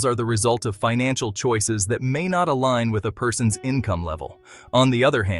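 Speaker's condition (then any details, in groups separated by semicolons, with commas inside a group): No condition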